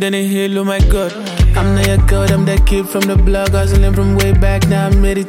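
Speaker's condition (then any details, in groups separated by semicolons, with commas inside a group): No condition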